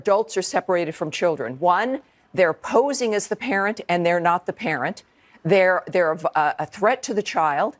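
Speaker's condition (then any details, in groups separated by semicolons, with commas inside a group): No condition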